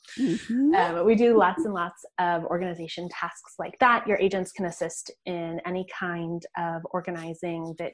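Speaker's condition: No condition

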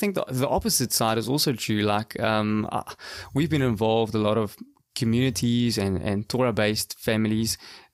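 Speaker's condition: No condition

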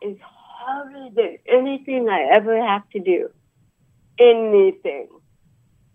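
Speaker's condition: Cerebral palsy; about 63 years old

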